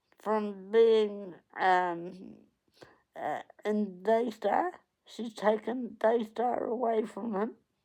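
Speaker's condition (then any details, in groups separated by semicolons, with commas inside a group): Cerebral palsy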